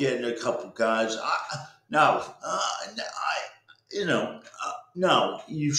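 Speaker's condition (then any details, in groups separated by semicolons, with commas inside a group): Cerebral palsy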